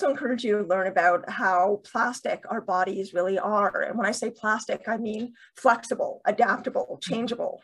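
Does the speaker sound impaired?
Yes: deafness with cochlear implants, bilateral cochlear implants; two cochlear implants, two major implant surgeries, would be unable to communicate without implants; uses two cochlear implants.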